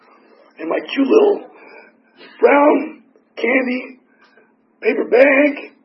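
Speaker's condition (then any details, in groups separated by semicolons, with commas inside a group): Tracheotomy; tracheotomy for 4 years, 8 surgeries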